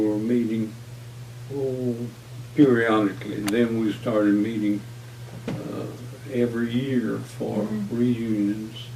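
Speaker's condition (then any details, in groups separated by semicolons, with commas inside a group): Parkinson's disease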